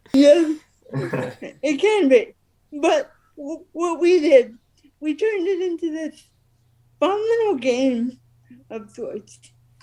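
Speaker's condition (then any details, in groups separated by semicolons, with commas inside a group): Cerebral palsy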